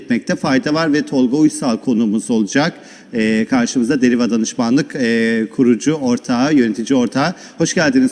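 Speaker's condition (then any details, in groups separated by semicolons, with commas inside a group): No condition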